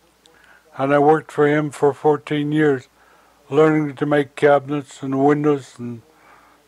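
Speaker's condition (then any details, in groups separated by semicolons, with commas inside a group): Stroke; slurred speech after stroke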